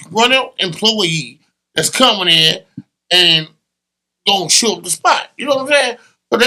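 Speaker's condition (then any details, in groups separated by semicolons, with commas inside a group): No condition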